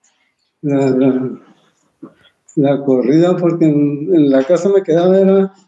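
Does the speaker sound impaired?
Yes: Parkinson's disease; 23 years since onset.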